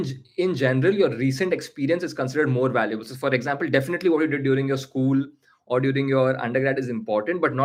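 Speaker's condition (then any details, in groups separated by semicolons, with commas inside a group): No condition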